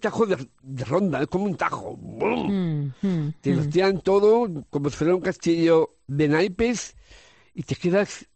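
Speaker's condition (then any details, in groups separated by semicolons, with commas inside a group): Down syndrome; congenital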